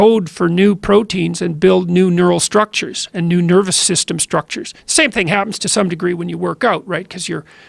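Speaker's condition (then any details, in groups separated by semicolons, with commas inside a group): No condition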